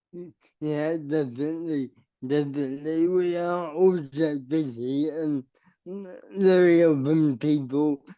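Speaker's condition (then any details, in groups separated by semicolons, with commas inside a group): Cerebral palsy; permanent wheelchair user; speech impediment, rehearsed words for clarity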